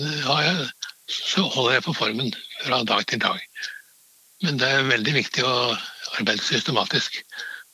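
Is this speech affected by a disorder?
Yes: Parkinson's disease; diagnosed around age 65, father also had Parkinson's after age 80, early reduced hand flexibility; main medication switched, hand flexibility regained, daily exercise since age 60, physiotherapists, physical capacity maintained.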